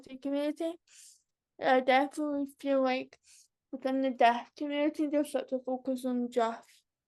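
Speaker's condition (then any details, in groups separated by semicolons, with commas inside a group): Cerebral palsy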